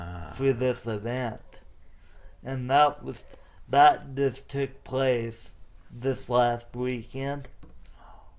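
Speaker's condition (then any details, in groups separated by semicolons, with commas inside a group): Cerebral palsy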